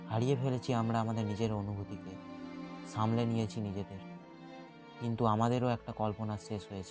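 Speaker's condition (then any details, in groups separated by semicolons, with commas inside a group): No condition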